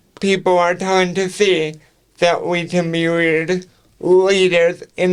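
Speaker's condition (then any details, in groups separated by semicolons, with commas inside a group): Cerebral palsy; speech affected to an extent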